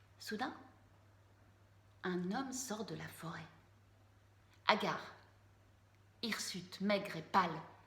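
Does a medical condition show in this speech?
No.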